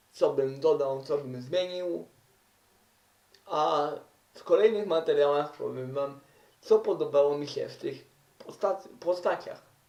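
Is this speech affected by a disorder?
Yes: cerebral palsy; uses wheelchair.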